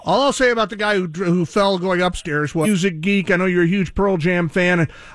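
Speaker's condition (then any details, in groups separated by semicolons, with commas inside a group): No condition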